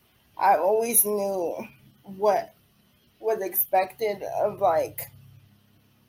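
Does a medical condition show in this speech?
Yes: cerebral palsy; diagnosed at 9 months after delayed development, attended early intervention therapy.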